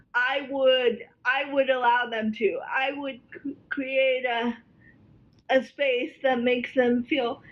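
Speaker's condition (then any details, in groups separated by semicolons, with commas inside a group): Cerebral palsy, spastic quadriplegia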